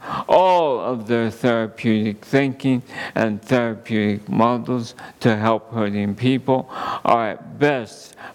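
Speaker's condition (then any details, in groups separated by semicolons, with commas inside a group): ALS; seeing doctors for multiple organic issues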